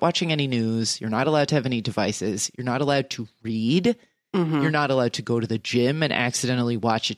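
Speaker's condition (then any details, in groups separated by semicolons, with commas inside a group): No condition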